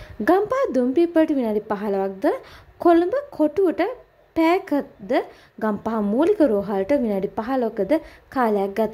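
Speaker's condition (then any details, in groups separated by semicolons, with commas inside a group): No condition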